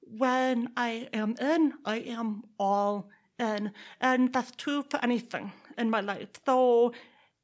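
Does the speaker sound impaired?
Yes: deafness; reads lips, born in Texas; accent from deafness combined with Texas upbringing, speaks intelligibly.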